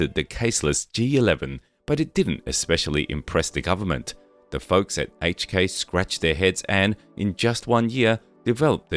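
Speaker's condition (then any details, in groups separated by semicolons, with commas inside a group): No condition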